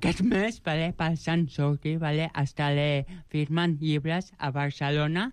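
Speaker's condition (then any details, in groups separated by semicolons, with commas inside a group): Joubert syndrome; present from birth; age 29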